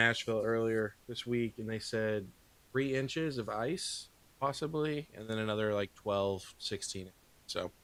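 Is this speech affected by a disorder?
No.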